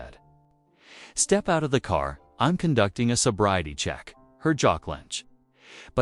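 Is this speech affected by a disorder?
No.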